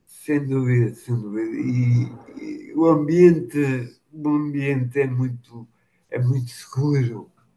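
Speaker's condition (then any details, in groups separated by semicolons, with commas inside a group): Machado-Joseph disease (sca3)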